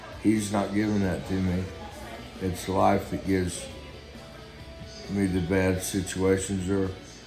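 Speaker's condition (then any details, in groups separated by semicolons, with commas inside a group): Guillain-Barré syndrome; phantom sensations in arms and legs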